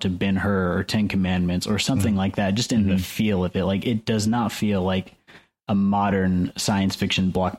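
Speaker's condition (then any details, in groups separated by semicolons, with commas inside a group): No condition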